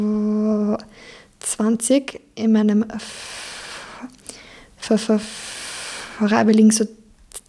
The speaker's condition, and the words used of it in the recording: Stuttering. Es gibt flüssigere und stockendere Phasen.